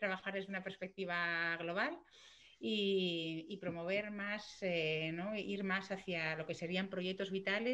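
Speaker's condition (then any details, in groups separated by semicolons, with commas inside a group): No condition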